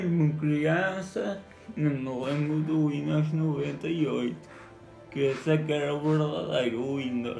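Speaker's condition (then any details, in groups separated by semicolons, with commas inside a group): Cerebral palsy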